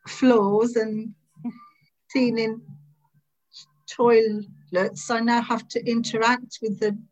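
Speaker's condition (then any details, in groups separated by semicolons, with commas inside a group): Stammer; very bad in 20s, eased around age 42 or 43, speech therapy around age 20; age 57, member of online group Stand Up to Stammering, formerly British Stammering Association; stammer cannot be hidden, hardly stammers when calm, stammers when anxious, avoided talking in 20s; prolonged sounds, blocks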